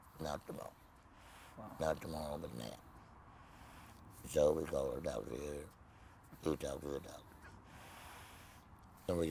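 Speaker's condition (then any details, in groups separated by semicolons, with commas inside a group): Laryngectomy, voice prosthesis; after radiation and chemotherapy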